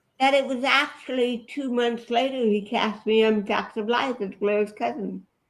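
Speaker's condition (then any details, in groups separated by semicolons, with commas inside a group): Cerebral palsy; from birth, affects body movements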